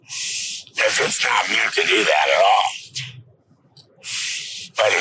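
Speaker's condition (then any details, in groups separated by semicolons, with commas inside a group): Laryngectomy; 6.5 days intensive care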